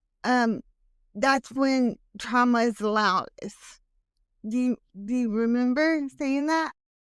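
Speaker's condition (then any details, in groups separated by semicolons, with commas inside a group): Hemiplegic cerebral palsy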